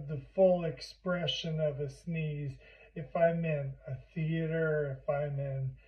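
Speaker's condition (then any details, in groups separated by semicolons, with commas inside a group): Primary lateral sclerosis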